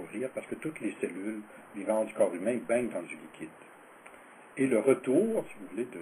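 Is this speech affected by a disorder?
No.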